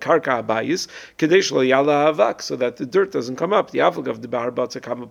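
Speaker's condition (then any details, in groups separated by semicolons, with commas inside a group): No condition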